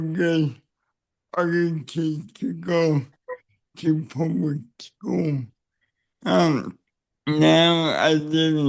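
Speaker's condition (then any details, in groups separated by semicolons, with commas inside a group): Cerebral palsy; neck surgery went badly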